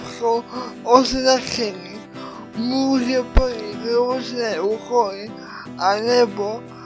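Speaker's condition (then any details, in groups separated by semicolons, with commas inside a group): Cerebral palsy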